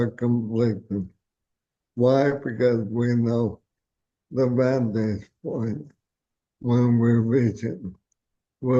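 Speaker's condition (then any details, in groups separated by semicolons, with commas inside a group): ALS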